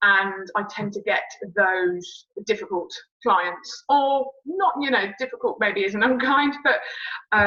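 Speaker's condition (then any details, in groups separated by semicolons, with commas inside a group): No condition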